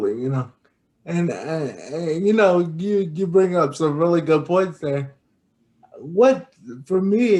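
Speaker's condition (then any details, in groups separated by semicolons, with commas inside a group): Cerebral palsy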